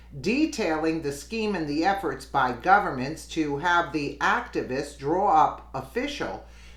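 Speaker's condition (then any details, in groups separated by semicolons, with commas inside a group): No condition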